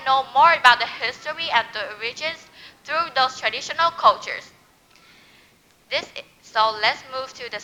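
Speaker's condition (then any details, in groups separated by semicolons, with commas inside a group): No condition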